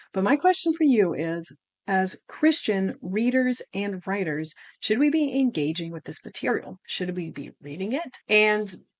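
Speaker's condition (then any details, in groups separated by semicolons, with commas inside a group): No condition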